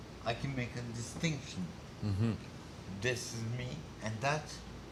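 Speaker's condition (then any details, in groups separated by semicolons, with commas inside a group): Multiple sclerosis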